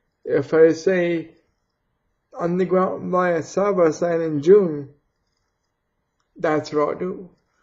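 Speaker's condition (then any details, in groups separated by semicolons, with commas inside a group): Cerebral palsy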